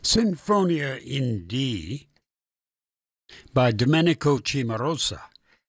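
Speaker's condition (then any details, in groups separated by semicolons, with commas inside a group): No condition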